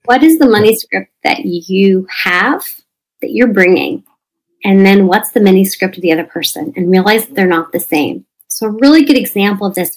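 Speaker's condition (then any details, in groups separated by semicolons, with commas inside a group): No condition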